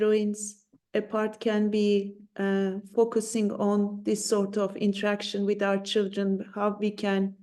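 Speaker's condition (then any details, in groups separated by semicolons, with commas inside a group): No condition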